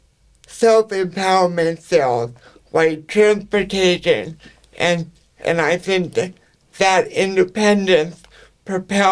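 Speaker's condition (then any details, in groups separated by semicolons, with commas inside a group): Cerebral palsy; speech affected to an extent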